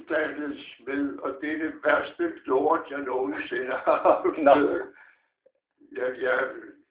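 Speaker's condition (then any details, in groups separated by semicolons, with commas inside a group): Parkinson's disease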